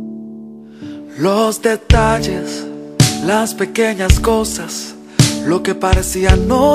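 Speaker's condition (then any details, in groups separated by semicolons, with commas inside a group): No condition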